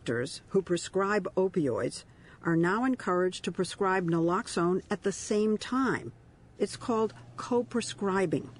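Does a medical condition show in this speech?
No.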